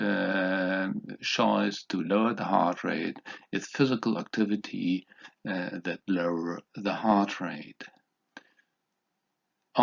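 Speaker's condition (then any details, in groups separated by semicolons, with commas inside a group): No condition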